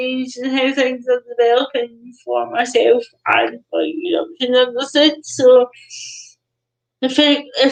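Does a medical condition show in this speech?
Yes: cerebral palsy.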